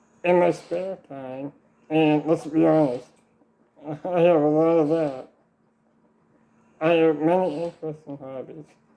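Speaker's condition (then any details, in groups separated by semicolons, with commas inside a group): Duchenne muscular dystrophy; tracheostomy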